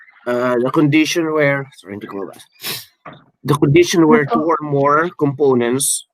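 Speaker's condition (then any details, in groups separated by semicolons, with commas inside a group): No condition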